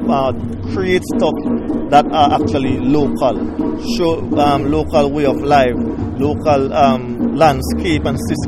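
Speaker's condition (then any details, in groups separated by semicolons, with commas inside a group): No condition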